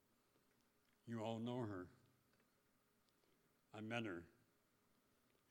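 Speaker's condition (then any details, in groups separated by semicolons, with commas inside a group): Speech impediment; mirror under lips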